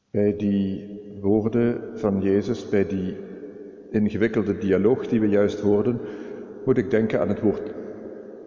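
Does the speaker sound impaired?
No.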